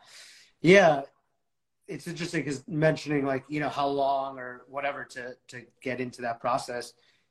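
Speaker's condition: No condition

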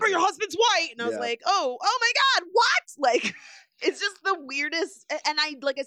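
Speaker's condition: No condition

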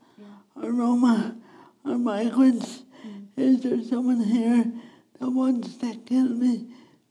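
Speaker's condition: Speech impediment; wheelchair user

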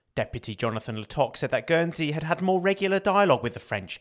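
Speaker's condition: No condition

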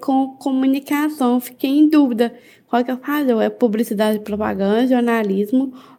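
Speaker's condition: Down syndrome; diagnosed at birth

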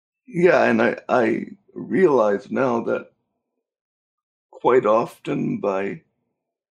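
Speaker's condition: Cerebral palsy; unable to walk

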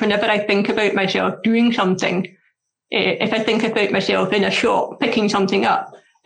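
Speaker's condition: Deafness; learned to speak through speech therapy, progressive eyesight loss

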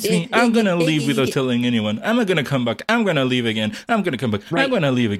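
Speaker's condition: No condition

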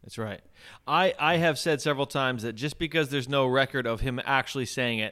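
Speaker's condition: No condition

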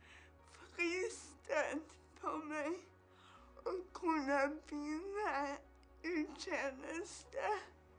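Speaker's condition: Cerebral palsy; onset at birth

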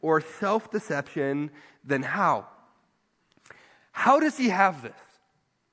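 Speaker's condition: No condition

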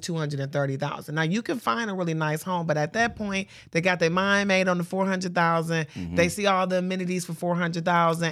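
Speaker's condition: No condition

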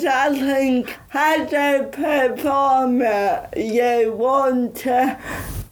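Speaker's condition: Cerebral palsy; affects speech and mobility

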